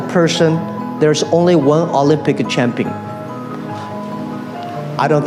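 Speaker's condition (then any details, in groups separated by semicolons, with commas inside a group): No condition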